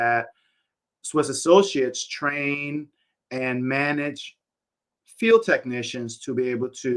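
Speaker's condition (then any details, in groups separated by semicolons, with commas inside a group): No condition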